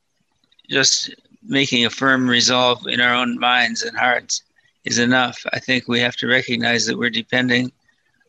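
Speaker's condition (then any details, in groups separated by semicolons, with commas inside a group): Parkinson's disease; Parkinson's disease diagnosed about six years before recording; about six years since diagnosis, mild symptoms, little progression, still able to work and teach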